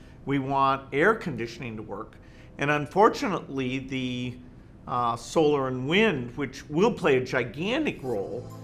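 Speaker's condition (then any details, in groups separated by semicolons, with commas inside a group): No condition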